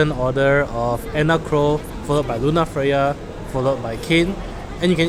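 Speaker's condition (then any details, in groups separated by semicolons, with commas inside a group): No condition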